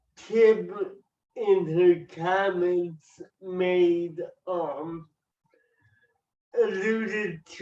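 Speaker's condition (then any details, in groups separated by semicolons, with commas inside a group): Cerebral palsy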